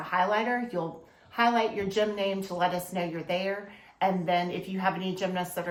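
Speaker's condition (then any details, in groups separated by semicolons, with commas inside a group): No condition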